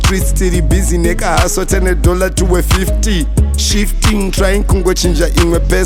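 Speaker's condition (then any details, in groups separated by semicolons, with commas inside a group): No condition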